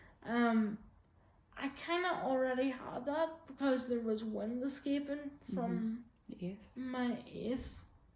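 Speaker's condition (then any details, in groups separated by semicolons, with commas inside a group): Quadriplegic cerebral palsy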